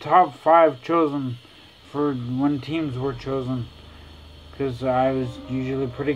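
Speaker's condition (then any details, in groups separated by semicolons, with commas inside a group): Traumatic brain injury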